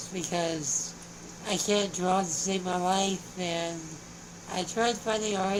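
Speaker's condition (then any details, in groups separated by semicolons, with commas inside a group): Spinal muscular atrophy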